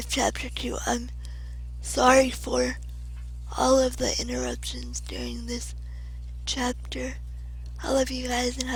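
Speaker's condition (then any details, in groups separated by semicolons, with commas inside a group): Cerebral palsy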